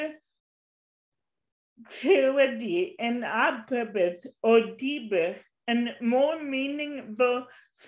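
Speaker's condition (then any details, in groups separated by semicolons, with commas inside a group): Cerebral palsy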